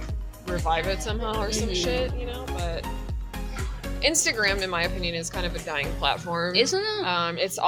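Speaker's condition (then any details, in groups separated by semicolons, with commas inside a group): No condition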